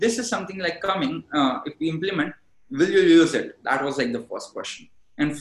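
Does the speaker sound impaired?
No.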